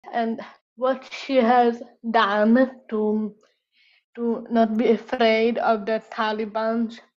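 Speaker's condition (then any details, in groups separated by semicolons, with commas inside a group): Stuttering; faced criticism, speaking felt doubly difficult; found voice in physical sense, not afraid of speaking up; repetitions of words and phrases, frequent fillers like uh and um; repeated words, prolonged sounds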